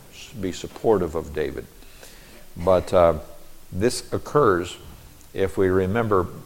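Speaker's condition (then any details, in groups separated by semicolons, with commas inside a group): No condition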